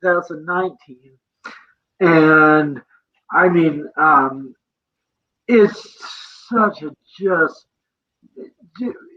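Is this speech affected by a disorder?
Yes: cerebral palsy; present from birth.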